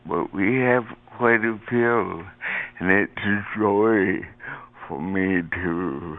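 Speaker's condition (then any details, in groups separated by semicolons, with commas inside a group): Cerebral palsy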